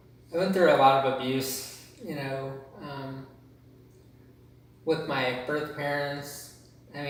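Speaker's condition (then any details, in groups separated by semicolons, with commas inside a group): Cerebral palsy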